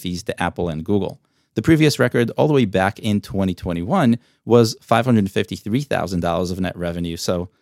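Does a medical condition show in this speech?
No.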